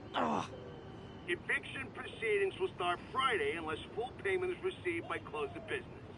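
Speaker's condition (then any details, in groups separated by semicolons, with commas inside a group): No condition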